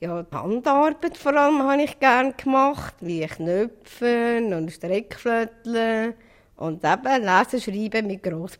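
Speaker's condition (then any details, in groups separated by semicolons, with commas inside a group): Down syndrome; trisomy 21, present from birth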